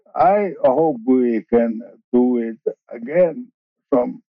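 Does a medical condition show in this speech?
Yes: ALS, bulbar onset, later regular ALS; very slow progression, many years since diagnosis.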